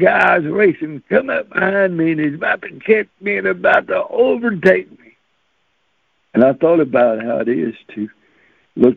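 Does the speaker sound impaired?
Yes: cerebral palsy; since birth, birth defect, never able to run.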